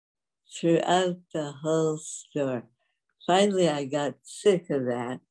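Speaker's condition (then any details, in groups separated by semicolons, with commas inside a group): Dystonia; affects walking and speech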